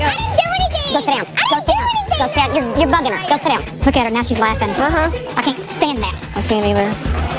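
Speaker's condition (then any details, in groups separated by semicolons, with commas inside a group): No condition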